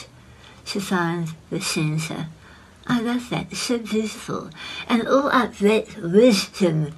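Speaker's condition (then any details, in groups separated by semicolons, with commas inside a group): Head and neck cancer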